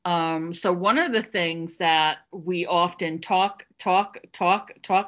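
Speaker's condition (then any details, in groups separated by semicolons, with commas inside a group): Stuttering; mild to moderate stuttering, about one year of past speech therapy; stutter relatively easy to hide, past years of avoidance, word substitution, exhausting word planning; repeated sounds, repeated words, prolonged sounds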